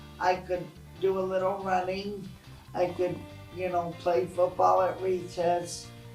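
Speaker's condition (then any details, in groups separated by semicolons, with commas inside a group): Cerebral palsy; achilles tendon lengthening, corrective surgeries last year; recovering from surgeries, wheelchair racing; poor swallowing in childhood, speech was not expected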